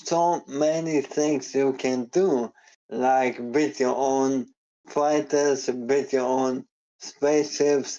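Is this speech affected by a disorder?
Yes: ALS.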